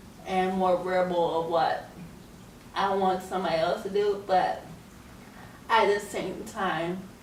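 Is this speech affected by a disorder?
Yes: cerebral palsy; scoliosis, spine and leg surgery.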